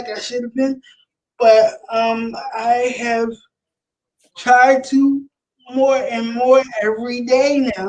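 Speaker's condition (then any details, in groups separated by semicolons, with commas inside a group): Cerebral palsy; sometimes cannot control tongue and speech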